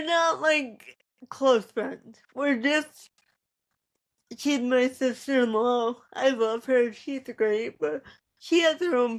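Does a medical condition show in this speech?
Yes: cerebral palsy; speech therapy as child.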